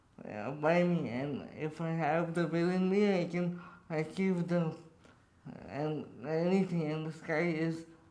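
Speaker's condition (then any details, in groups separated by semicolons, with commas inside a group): Cerebral palsy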